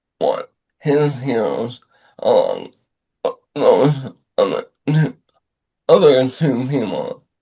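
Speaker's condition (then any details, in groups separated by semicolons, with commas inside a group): ALS; about two years since onset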